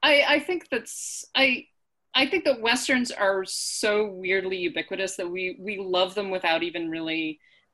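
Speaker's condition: No condition

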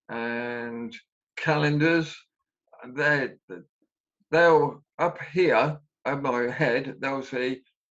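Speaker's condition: Aphasia after stroke; relearned swallowing

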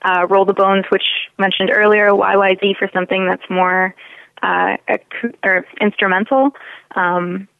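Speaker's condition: No condition

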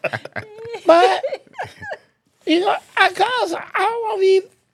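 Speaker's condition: ALS; shoulder subluxation with drooping arms, intubated once for high CO2, needs help with self-care

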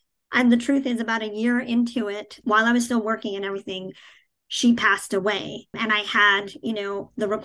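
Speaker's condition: Cleft palate, cleft palate without cleft lip

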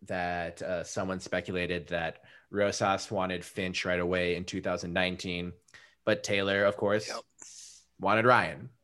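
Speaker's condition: No condition

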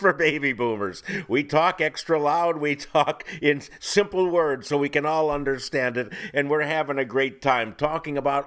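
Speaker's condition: No condition

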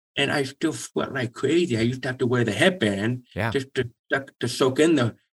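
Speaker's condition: Severe to profound hearing loss, congenital; speech language therapy programs in childhood, relied on lip reading when aids failed

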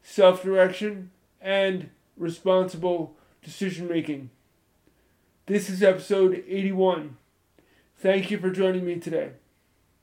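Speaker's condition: Spastic cerebral palsy, moderate; from spinal meningitis at birth, born 2 months premature, mainly legs, secondarily arms and hands

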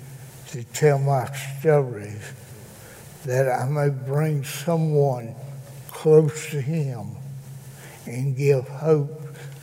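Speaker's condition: Cerebral palsy; gives spoken testimony in church

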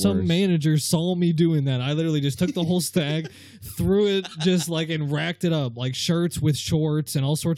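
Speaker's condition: No condition

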